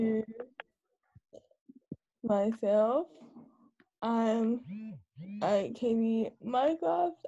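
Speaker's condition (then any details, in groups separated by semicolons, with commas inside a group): Cerebral palsy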